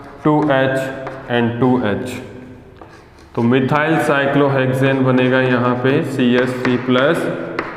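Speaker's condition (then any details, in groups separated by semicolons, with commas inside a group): No condition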